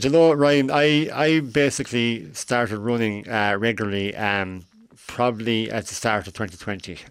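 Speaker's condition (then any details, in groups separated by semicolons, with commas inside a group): Cleft lip and palate; adult, age 41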